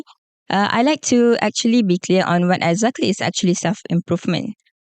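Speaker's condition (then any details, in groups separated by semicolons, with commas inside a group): No condition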